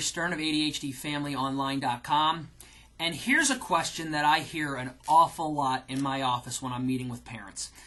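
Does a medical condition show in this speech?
No.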